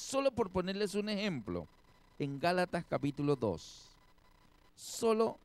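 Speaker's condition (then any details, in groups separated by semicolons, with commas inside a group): No condition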